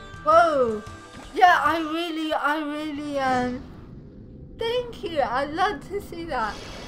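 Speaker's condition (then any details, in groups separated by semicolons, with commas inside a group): Cerebral palsy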